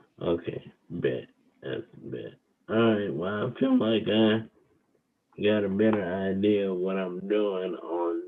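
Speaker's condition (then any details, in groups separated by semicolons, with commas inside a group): Cerebral palsy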